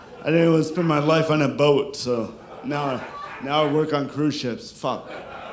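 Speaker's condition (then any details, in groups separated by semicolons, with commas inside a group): Cerebral palsy; from birth; sounds drunk, constant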